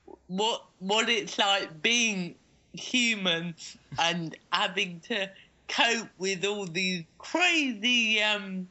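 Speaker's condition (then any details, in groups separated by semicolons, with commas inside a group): Cerebral palsy; cerebral palsy since childhood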